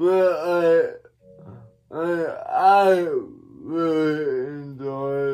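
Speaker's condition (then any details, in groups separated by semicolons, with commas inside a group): Cerebral palsy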